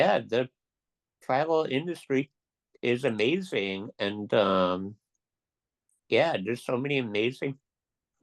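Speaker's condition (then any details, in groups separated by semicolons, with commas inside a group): Duchenne muscular dystrophy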